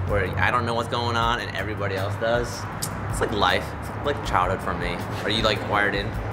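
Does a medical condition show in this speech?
No.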